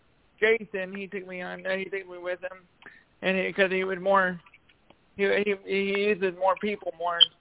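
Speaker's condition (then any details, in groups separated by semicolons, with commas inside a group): Cerebral palsy; past challenges speaking up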